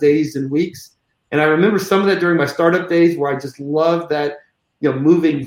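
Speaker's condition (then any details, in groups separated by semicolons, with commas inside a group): No condition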